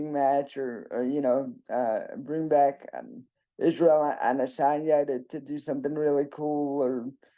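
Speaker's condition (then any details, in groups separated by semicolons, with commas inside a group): Cerebral palsy; present from birth, birth complications; predicted not to eat or speak, does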